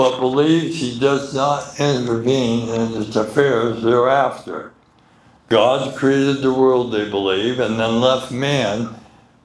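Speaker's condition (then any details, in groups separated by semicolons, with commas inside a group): Medical condition affecting speech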